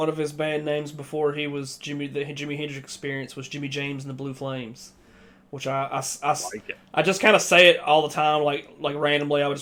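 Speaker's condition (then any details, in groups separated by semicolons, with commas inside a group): No condition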